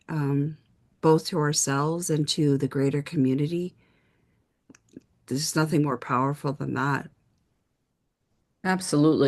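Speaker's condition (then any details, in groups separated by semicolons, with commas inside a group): No condition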